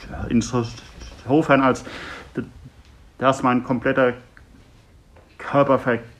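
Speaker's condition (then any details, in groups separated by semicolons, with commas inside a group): Stuttering; developmental, lifelong, possibly inherited, father stuttered, brother fluent, logopedic speech therapy, constant since second grade; severe stuttering, poor simultaneous coordination of breath, tongue, lips and speech; choppy, repetitions, blocks, none when singing, milder talking to pet, throat sometimes hurts; repeated sounds, prolonged sounds, blocks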